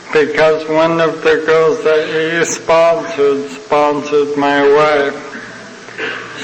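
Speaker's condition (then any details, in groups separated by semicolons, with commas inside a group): ALS (Lou Gehrig's disease); young onset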